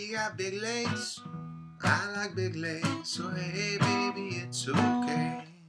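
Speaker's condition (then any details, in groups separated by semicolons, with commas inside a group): No condition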